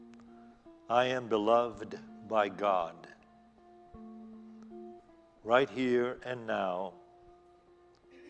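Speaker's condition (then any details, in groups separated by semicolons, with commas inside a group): No condition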